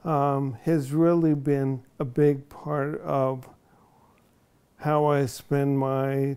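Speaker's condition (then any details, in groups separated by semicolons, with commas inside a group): ALS; onset in one foot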